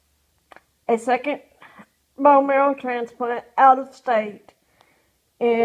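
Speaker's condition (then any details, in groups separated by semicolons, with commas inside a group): Cerebral palsy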